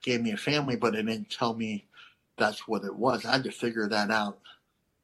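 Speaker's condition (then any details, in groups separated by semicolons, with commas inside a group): Cleft lip and palate; lisp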